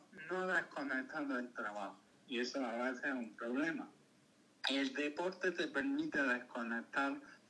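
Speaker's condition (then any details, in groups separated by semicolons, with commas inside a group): Cerebral palsy; lifelong physical motor disability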